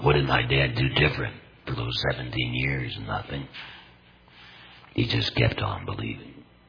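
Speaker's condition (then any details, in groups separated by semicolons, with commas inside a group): Total laryngectomy, complete laryngectomy, voice prosthesis; speaks through voice prosthesis, may cough while speaking, microphone setup worked out for him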